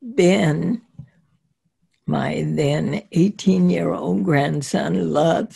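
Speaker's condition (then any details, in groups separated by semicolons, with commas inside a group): Spasmodic dysphonia; voice progressively slower over time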